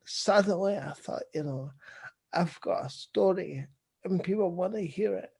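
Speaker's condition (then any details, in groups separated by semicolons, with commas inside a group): Cerebral palsy; visible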